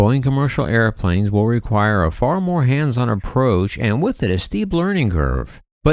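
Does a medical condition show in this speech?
No.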